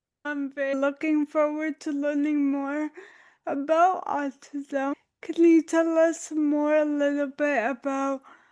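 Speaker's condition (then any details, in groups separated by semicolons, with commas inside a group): Dystonia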